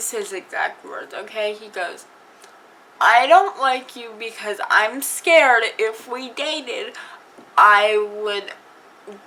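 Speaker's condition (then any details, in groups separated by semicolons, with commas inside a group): Cerebral palsy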